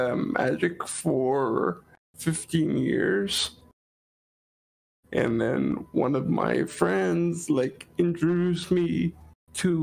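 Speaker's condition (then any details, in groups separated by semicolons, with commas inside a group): Cerebral palsy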